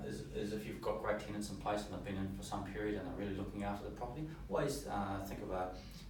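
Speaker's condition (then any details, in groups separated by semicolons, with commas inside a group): No condition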